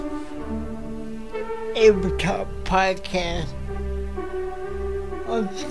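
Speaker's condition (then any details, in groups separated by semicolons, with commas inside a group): Cerebral palsy; speech affected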